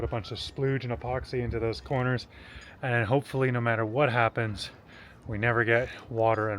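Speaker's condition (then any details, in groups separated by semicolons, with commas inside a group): No condition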